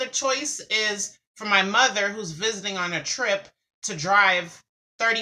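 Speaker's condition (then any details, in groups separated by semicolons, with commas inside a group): No condition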